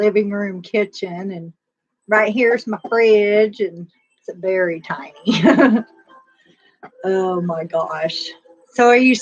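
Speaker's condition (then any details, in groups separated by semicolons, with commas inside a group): No condition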